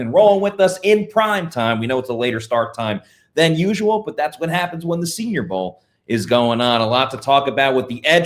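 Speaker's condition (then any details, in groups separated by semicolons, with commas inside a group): No condition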